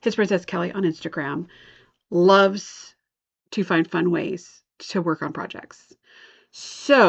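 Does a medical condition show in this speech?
No.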